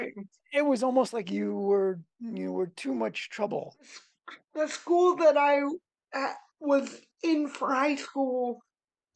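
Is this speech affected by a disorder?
Yes: cerebral palsy; spastic.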